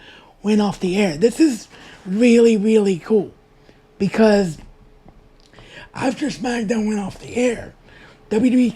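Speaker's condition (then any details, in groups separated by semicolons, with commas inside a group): Cerebral palsy; wheelchair bound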